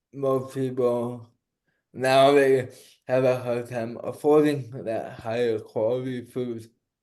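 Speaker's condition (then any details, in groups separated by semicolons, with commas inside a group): Cerebral palsy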